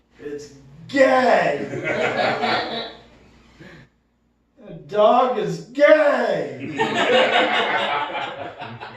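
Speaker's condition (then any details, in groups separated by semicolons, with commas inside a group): Cerebral palsy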